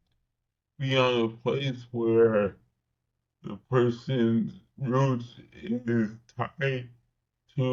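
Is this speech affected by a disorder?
Yes: cerebral palsy.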